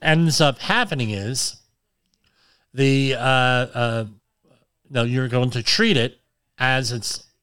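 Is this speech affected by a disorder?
Yes: cleft lip and palate; formerly unintelligible, couldn't be understood before speech therapy.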